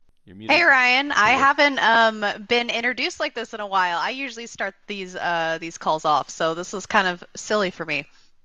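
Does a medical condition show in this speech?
No.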